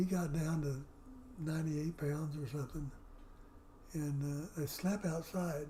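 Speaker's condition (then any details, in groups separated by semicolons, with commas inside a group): Parkinson's; affects voice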